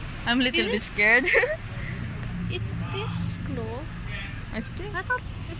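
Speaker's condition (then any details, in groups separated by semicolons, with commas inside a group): No condition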